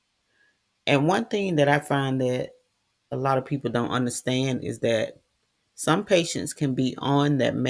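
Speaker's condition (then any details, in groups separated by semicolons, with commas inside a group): No condition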